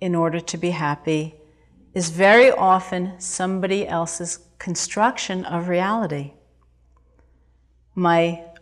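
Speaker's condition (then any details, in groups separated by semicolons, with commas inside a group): No condition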